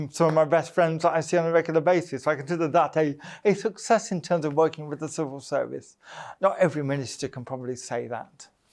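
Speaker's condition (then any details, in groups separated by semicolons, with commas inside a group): Cerebral palsy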